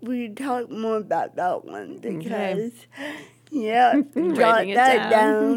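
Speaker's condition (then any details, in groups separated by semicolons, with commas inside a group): Cerebral palsy; affects speech, wheelchair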